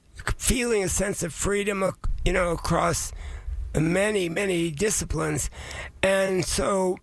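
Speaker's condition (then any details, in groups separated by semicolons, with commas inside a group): Voice changed after vocal cord surgery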